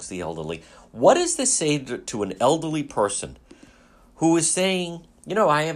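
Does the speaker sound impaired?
No.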